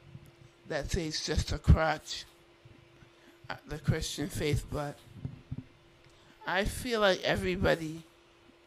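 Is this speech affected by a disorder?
Yes: Duchenne muscular dystrophy; diagnosed around age 12.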